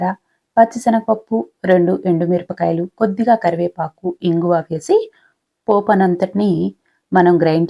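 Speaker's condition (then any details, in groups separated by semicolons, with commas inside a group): No condition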